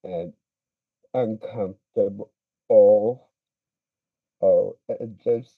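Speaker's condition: Speech impediment

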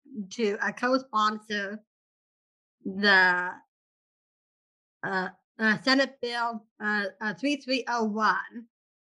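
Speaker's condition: Down syndrome; congenital, significant congenital heart condition

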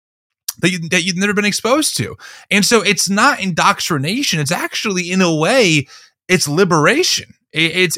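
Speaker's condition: No condition

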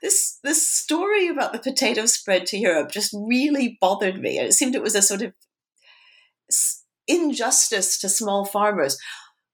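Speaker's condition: No condition

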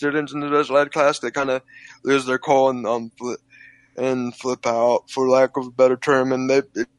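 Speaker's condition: Cerebral palsy, physical only

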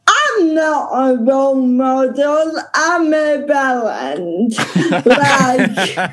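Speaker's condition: Ataxic cerebral palsy; stuck during delivery

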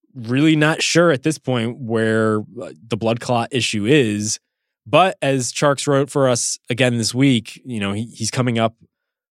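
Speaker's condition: No condition

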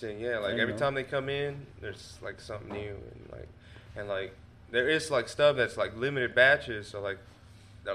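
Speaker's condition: No condition

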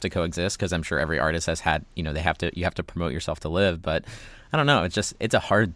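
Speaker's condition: No condition

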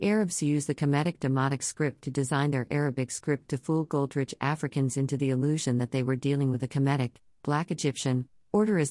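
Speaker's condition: No condition

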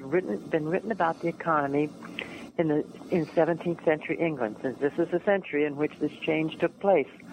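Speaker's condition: No condition

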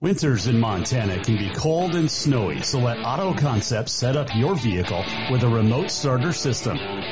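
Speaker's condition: No condition

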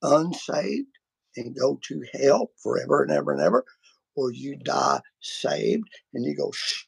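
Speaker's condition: Vocal cord surgery; multiple vocal cord surgeries

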